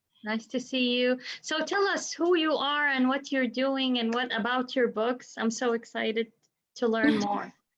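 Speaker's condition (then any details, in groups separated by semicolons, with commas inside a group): No condition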